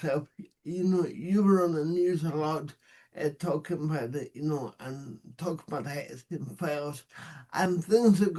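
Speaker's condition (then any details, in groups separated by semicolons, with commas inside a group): Cerebral palsy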